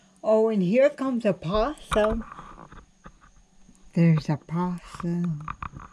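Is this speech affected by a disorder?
Yes: cerebral palsy.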